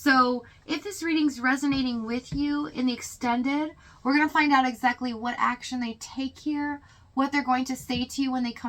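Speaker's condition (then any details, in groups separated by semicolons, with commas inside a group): No condition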